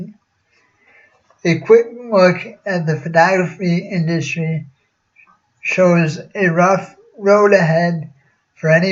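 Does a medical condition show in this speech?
Yes: cerebral palsy.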